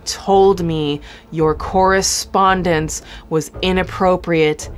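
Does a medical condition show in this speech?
No.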